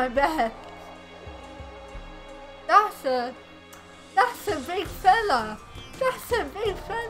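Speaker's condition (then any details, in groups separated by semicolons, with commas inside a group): Cerebral palsy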